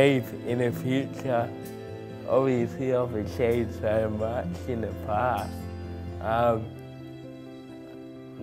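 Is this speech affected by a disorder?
Yes: cerebral palsy; birth injury.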